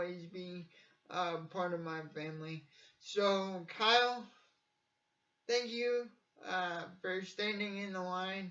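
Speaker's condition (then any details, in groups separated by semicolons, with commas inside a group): Cerebral palsy; from birth, uses wheelchair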